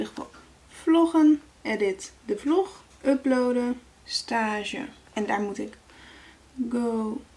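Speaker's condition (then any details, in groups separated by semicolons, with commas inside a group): No condition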